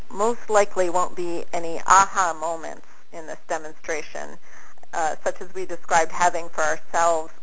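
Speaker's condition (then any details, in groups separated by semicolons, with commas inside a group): No condition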